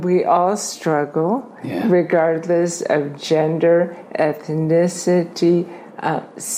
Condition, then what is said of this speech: ALS (motor neuron disease). Yeah, that ALS has begun to impact my mouth.